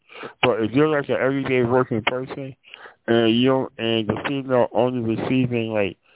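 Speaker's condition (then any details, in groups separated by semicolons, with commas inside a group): Muscular dystrophy with tracheostomy; voice sounds kind of distorted due to trach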